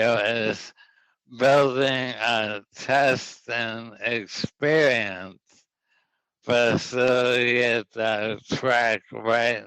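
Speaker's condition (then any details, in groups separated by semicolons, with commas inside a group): ALS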